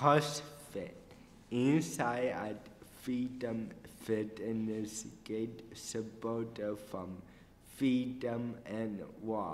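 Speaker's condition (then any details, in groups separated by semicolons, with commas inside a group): Cerebral palsy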